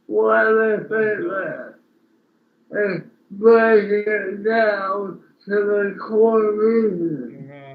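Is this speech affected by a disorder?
Yes: speech impairment after birth surgery.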